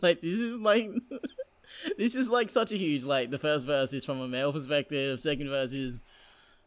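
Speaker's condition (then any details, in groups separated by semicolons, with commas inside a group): No condition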